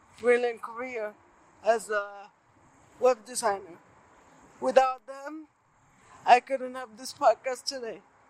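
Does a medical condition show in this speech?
Yes: cerebral palsy; present from birth.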